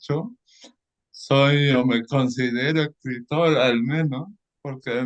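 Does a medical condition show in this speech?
Yes: cerebral palsy.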